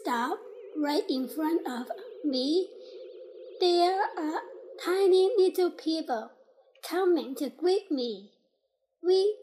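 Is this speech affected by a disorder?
Yes: Down syndrome; developmental disability.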